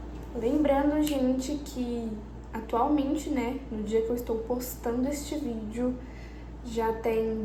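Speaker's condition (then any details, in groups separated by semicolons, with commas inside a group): No condition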